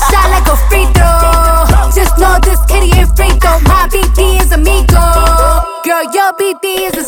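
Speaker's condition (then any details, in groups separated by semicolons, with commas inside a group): No condition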